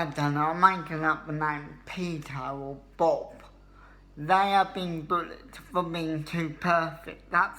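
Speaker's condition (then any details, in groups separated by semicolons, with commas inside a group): Cerebral palsy; wheelchair user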